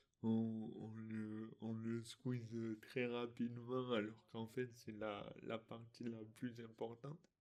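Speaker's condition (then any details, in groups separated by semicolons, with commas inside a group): Dystonia; articulation difficulties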